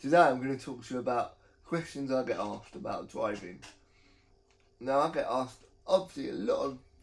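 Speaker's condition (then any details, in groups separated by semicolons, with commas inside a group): Cerebral palsy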